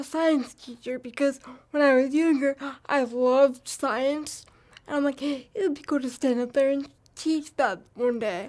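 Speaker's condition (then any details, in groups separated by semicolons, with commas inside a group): Cerebral palsy; from birth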